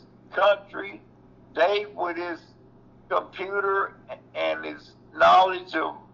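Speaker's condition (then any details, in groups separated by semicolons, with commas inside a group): Cerebral palsy; mobility affected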